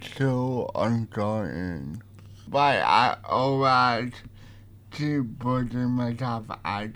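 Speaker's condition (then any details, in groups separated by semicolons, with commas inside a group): Cerebral palsy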